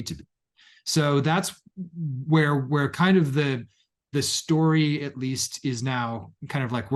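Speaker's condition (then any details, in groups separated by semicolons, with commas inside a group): No condition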